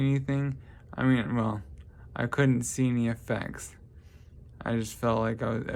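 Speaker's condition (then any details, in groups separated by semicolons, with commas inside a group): Traumatic brain injury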